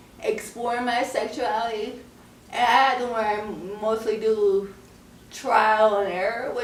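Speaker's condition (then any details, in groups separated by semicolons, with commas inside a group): Cerebral palsy; scoliosis, spine and leg surgery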